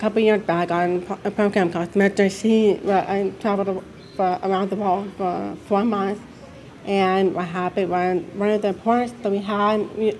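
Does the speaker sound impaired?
Yes: deafness; mix of speech and sign growing up.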